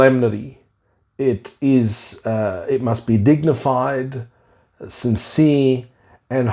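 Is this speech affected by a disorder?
No.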